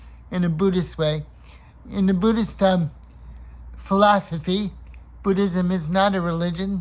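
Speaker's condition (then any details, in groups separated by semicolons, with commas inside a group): Cerebral palsy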